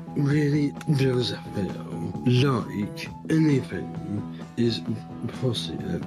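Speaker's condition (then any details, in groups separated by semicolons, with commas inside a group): Down syndrome; three copies of chromosome 21, from birth; told when very young would never read or speak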